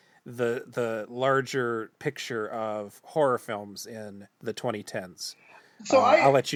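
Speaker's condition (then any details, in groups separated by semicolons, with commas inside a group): No condition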